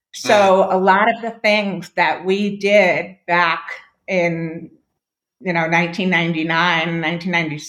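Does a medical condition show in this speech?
Yes: deafness; congenital moderate-severe hearing loss, Esteem implant plus cochlear implant.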